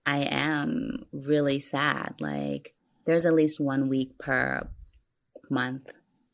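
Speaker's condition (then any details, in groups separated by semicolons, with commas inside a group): Stuttering; stuttering since childhood, very severe when younger; still stutters during recording; stutter audible, as warned at the start; used social media to avoid always talking; prolonged sounds, blocks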